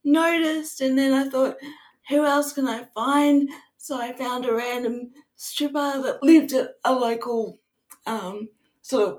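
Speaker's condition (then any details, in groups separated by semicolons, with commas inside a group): Cerebral palsy; wheelchair user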